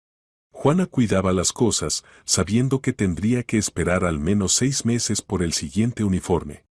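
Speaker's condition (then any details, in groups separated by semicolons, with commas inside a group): No condition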